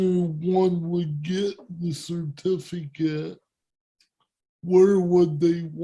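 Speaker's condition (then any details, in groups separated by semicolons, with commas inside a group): Cerebral palsy; speech impairment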